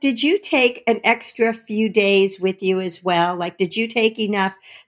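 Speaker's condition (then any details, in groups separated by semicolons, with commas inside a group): No condition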